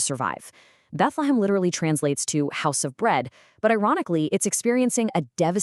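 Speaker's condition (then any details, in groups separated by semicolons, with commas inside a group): No condition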